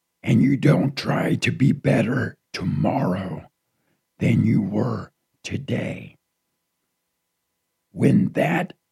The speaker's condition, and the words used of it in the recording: Laryngectomy. I explained to you how cancer took half of my voice box.